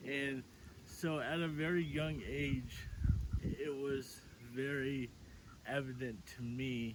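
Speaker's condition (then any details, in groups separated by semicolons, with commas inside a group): Cerebral palsy; since birth, affects balance, hand coordination; mild, not apparent to most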